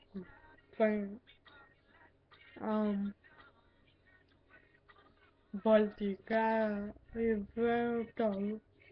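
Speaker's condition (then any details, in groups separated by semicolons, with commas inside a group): Cerebral palsy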